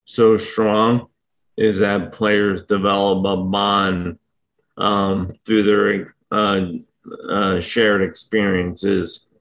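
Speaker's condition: ALS; difficulty speaking for long periods

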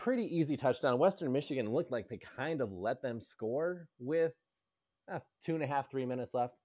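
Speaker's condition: No condition

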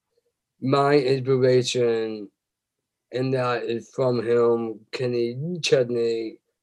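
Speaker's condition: Down syndrome

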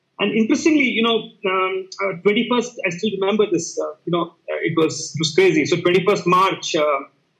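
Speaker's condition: No condition

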